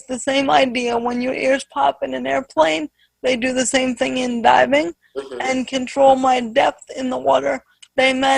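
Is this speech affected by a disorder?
Yes: spastic quadriplegic cerebral palsy.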